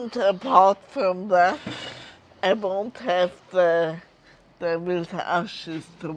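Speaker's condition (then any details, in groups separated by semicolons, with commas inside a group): Multiple sclerosis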